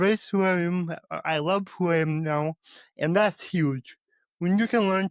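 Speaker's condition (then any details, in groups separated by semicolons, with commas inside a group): Cerebral palsy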